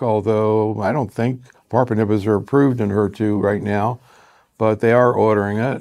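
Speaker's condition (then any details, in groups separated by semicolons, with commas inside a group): No condition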